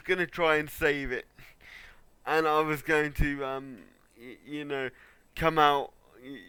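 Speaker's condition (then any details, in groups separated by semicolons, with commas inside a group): Cerebral palsy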